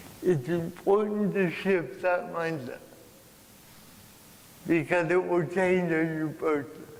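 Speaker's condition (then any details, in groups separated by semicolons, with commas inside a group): Cerebral palsy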